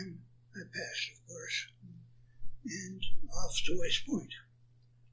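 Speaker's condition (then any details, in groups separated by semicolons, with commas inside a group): Parkinson's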